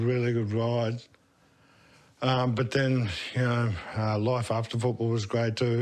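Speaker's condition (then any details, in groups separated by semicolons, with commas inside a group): Motor neurone disease; speech now affected, swallowing and talking still possible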